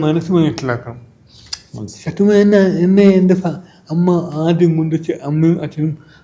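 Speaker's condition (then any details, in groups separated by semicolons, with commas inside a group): Cerebral palsy; from birth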